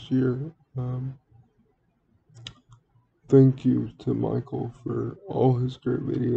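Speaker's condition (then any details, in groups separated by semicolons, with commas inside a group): Cerebral palsy; speaks relatively well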